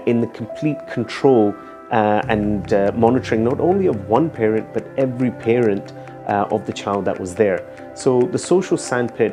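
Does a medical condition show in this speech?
No.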